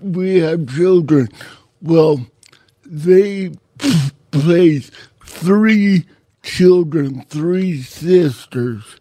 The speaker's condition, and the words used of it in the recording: Cerebral palsy. And I know I don't have a radio voice, but I have a face for radio.